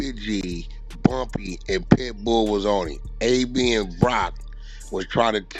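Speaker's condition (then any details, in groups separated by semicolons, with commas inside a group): No condition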